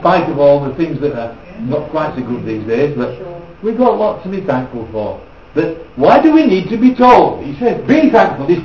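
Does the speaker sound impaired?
No.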